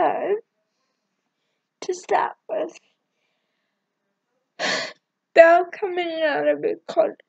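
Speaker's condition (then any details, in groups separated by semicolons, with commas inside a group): Cerebral palsy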